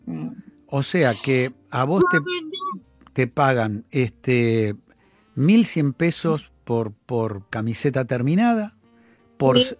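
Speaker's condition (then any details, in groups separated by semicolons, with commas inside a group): No condition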